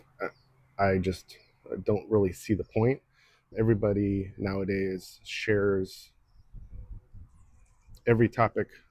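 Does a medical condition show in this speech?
No.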